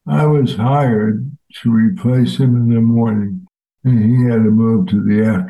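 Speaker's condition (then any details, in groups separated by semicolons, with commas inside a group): ALS; fatal progressive disease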